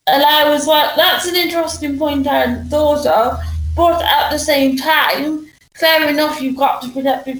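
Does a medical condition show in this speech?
Yes: cerebral palsy; unable to stand, walk or sit independently, limited hand use.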